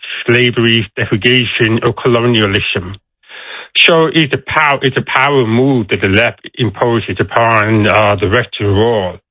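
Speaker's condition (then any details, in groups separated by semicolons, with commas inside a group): Deafness; deaf accent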